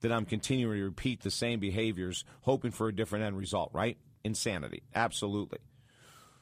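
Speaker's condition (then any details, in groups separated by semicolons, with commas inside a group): No condition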